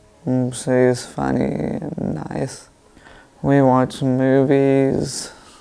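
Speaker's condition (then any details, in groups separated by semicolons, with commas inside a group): Melas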